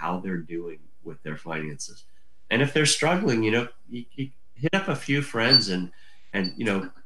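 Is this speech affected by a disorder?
Yes: cleft lip and palate; from birth.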